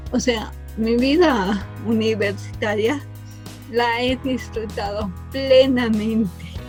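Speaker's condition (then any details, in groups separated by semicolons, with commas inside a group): Cerebral palsy from birth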